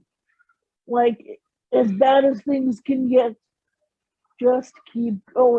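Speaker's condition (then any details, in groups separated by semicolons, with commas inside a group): Cerebral palsy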